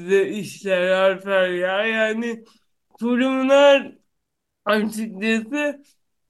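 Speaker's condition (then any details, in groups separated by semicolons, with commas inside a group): Cerebral palsy; neurological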